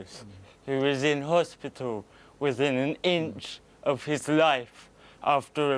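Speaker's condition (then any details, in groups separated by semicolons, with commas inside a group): Cerebral palsy; uses wheelchair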